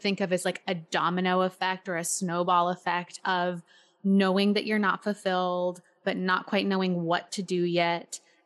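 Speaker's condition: No condition

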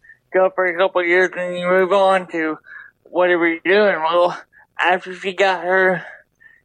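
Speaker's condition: Double hemiplegia cerebral palsy

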